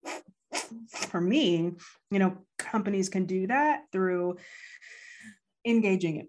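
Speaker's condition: Stuttering; lifelong stutter since grade school, past speech therapy, public speaking since 2014 as fear exposure; public speaking for about 5 years, taken up to face fear of talking; fluency varies day to day, some days very fluent, others not, worries about being understood; blocks

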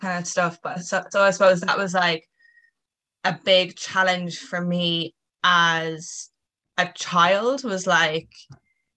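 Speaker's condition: Stuttering; onset at age 3, inherited from mother who also stutters, more covertly; age 23, in and out of speech therapy, many therapists, not currently attending; more severe than mother's; repeated words, prolonged sounds

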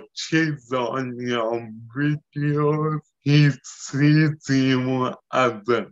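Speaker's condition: Cerebellar and spinal ataxia; daily activities

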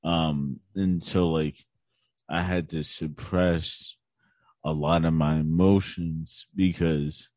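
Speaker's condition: Cerebral palsy; physical disability

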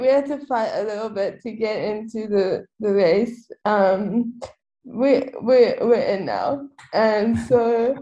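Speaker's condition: Cerebral palsy; quadriplegic, wheelchair user

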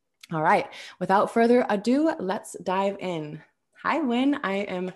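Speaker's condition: No condition

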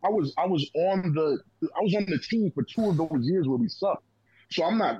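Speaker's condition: No condition

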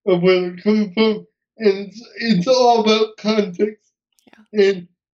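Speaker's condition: Cerebral palsy; uses wheelchair, hearing intact

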